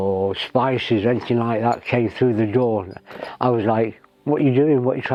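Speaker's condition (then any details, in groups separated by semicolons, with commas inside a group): Mouth cancer surgery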